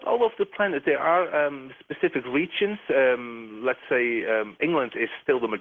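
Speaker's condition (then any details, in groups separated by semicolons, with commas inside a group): No condition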